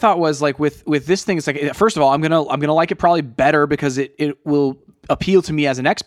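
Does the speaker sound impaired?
No.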